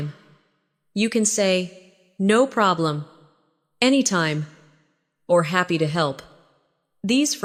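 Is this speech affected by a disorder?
No.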